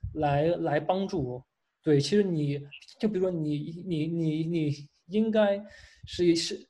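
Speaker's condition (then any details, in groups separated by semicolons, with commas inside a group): Stuttering; stuttering since early primary school, blocks when called on, fluent in choral reading, childhood ENT visit unhelpful; controls stuttering with speech techniques from speech clinic therapy, including practice presentations to therapists; controls speaking speed with techniques, slow relaxed pace, techniques make stuttering noticeable to listeners; repeated sounds, prolonged sounds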